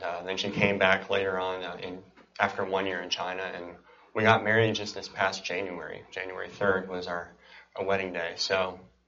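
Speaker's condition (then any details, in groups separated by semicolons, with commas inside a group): Cleft palate and cleft lip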